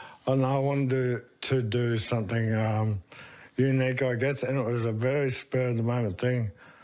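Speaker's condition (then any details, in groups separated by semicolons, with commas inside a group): Motor neurone disease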